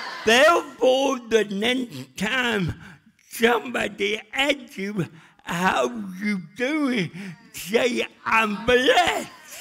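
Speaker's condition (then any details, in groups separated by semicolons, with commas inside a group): Cerebral palsy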